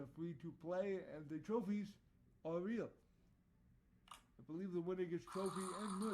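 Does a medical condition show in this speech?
Yes: cerebral palsy; voice tone sometimes odd.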